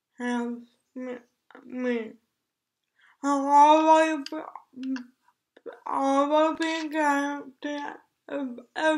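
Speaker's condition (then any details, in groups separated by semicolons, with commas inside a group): Cerebral palsy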